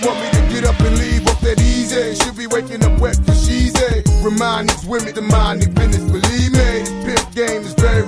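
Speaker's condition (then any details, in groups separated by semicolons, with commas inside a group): No condition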